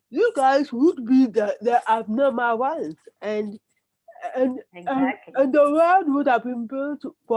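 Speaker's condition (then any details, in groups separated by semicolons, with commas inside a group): Cerebral palsy; brain damage cause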